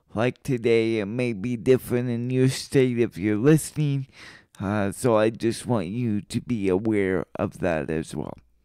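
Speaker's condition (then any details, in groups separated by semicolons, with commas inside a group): Cerebral palsy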